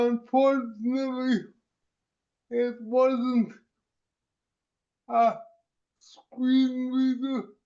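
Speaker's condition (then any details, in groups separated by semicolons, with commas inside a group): Cerebral palsy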